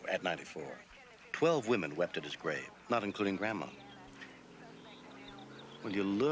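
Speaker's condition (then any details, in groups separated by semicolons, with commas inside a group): No condition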